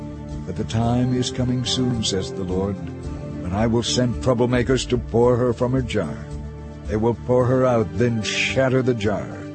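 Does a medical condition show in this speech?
No.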